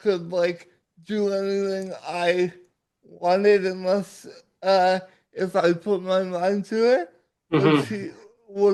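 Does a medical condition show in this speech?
Yes: cerebral palsy.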